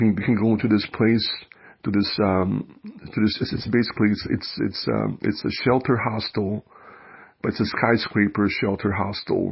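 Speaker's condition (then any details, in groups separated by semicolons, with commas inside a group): No condition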